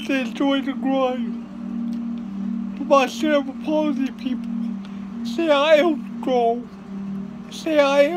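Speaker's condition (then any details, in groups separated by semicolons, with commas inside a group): Cerebral palsy; present from birth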